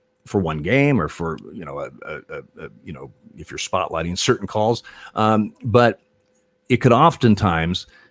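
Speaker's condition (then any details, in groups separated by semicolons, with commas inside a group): No condition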